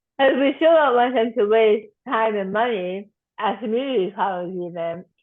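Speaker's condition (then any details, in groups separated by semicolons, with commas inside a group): Tongue cancer surgery and reconstruction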